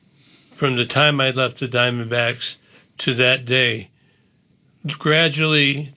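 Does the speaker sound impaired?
Yes: Parkinson's disease; neurodegenerative disease, posture and gait changes as Diamondbacks manager, neck and shoulder surgeries before diagnosis; about 10 years since diagnosis; once could not speak on live TV, diagnosed 2 days later.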